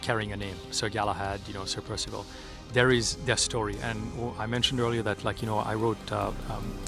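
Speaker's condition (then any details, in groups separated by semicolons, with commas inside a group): No condition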